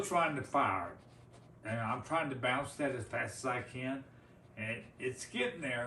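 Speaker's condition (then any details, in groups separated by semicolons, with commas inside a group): ALS, severe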